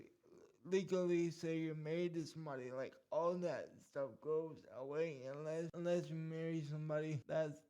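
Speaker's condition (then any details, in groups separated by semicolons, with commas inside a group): Cerebral palsy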